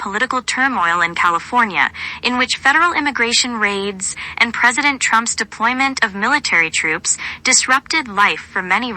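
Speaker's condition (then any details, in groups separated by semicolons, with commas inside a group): No condition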